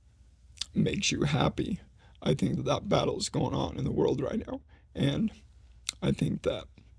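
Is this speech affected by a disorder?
Yes: ALS; needs voice rest during conversation.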